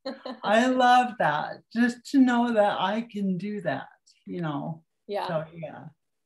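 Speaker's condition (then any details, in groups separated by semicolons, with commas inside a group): Cerebral palsy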